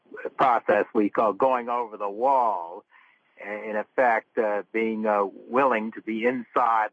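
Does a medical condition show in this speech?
No.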